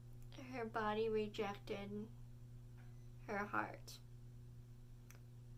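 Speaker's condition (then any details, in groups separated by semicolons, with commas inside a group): Cerebral palsy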